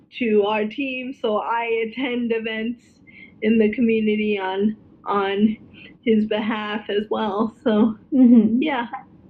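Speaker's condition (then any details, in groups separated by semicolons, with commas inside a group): Cerebral palsy, spastic quadriplegia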